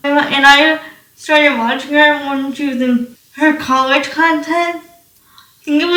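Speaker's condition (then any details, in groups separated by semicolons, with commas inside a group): Cerebral palsy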